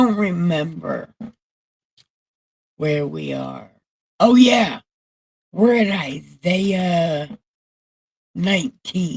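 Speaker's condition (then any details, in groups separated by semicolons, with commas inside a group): Brain injury; right side numb including tongue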